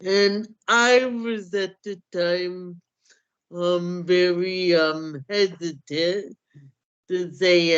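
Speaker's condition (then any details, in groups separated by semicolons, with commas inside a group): Cerebral palsy; hamstring treatment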